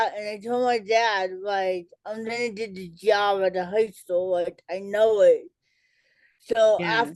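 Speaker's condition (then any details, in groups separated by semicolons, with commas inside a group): Cerebral palsy; childhood speech delay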